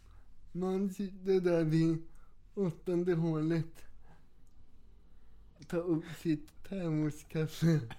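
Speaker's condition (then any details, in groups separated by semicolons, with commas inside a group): Cerebral palsy; wheelchair user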